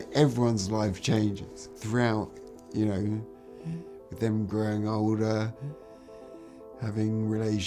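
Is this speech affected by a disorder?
Yes: traumatic brain injury.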